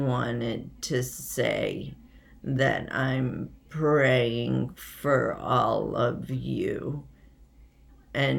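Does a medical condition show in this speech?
Yes: essential tremor; hereditary, progressive.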